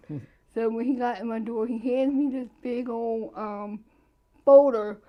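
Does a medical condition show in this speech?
Yes: cerebral palsy; present from birth.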